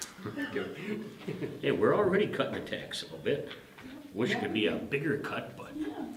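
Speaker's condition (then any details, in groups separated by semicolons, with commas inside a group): No condition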